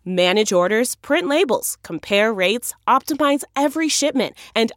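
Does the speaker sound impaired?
No.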